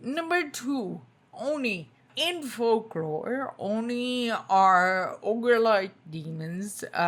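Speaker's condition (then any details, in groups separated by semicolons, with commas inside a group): Spinocerebellar ataxia type 2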